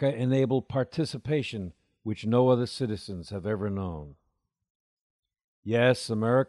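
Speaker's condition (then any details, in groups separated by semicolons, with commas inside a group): No condition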